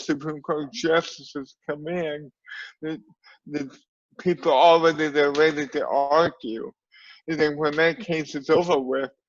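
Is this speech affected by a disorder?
Yes: cerebral palsy.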